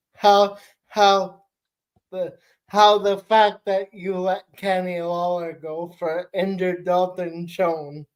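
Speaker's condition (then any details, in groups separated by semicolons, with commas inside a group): Cerebral palsy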